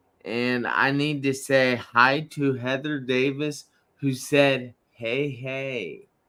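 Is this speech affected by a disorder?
Yes: traumatic brain injury.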